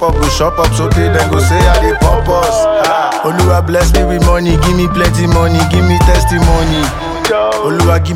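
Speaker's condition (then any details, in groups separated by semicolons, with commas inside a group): No condition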